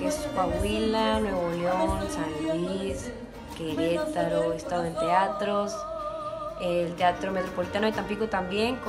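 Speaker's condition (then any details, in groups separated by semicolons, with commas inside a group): No condition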